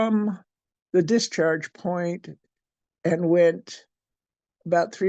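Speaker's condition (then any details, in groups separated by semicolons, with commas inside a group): No condition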